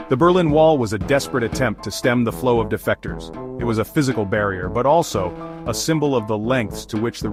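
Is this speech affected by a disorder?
No.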